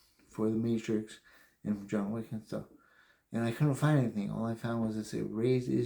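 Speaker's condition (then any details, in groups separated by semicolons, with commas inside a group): Brain injury; memory greatly affected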